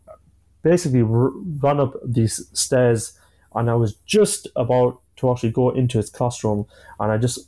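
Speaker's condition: Stammering; stammer since childhood, early NHS speech and language therapy in group with others who stammer, told could never speak fluently; not a fluent speaker, openly admits stammer; prolonged sounds, blocks

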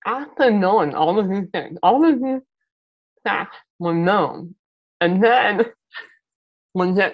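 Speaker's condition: Muscular dystrophy; mild speech impairment

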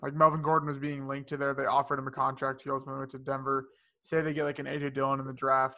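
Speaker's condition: No condition

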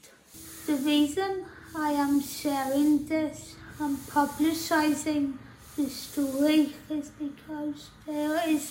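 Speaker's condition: Tracheostomy and ventilator dependent

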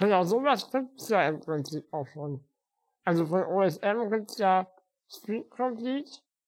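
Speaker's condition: Spinal muscular atrophy; physical disability

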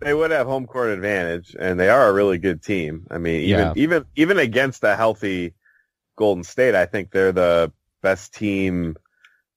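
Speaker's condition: No condition

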